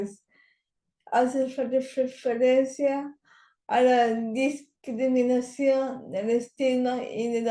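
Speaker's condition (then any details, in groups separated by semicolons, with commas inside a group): Cerebral palsy; language areas of brain affected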